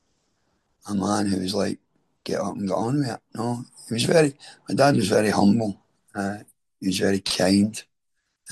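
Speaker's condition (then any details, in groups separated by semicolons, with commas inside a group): Throat cancer treatment effects, stage 4 throat cancer; tracheostomy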